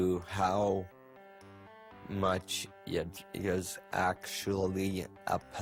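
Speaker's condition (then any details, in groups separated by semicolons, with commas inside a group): Multiple sclerosis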